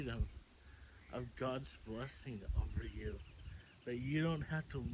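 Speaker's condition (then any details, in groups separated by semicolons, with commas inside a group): Cerebral palsy; since birth, affects balance, hand coordination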